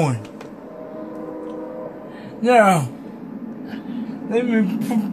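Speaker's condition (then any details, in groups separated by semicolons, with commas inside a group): Cerebral palsy; affects muscles; uses adapted controller; may be hard to understand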